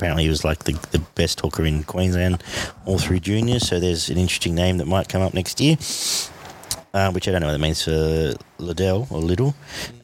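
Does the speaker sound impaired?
No.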